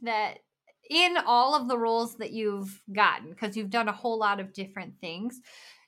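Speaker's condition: Bilateral cleft lip and palate; congenital

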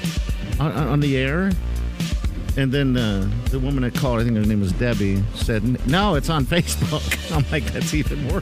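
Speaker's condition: No condition

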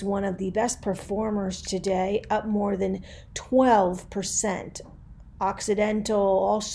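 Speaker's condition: No condition

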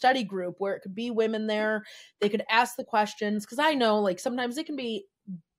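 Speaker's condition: No condition

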